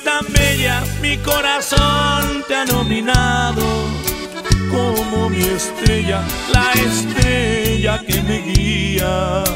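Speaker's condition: No condition

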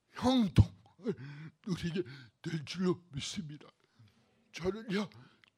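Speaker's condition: Cerebral palsy; lifelong pain

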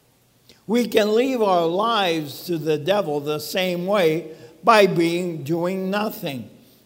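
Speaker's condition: ALS; swallowing

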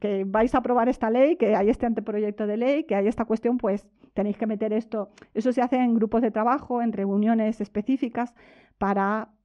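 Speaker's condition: No condition

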